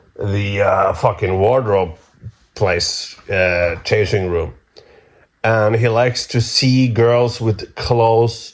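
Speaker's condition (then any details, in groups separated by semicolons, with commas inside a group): No condition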